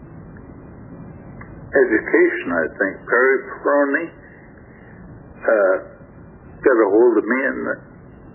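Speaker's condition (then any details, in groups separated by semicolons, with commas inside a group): Stroke affecting throat muscles; last small stroke affected throat muscles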